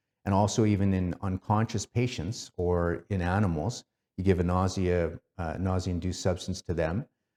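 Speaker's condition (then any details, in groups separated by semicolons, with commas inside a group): No condition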